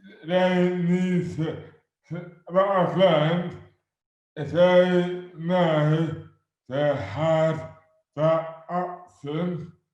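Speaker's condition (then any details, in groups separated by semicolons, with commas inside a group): Dystonia; affects hands and speech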